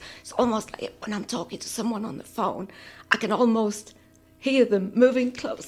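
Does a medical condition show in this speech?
Yes: dysphonia; muscle tension dysphonia with some tremor, progressive, thyroid partly removed 1992, suspected but unconfirmed cause; still worsening, specialist speech therapists at Withenshaw Hospital, botox injections worked only for a limited time; voice unreliable, gives out mid-conversation, pauses for breath, pushes on throat, slight tremor, hard to follow by phone.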